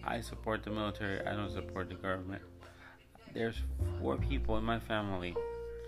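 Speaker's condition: Cerebral palsy; pre-op sedatives

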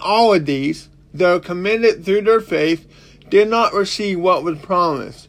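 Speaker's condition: Cerebral palsy; possibly lifelong

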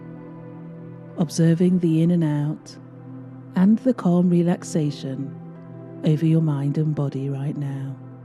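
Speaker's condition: No condition

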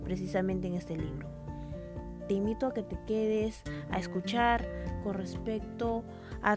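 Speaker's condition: No condition

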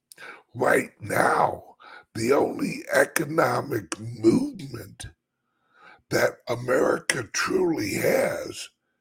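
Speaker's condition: Chronic voice problem; stiff voice box

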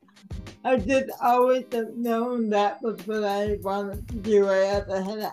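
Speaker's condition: Cerebral palsy; mild

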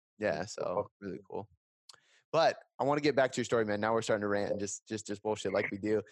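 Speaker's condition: No condition

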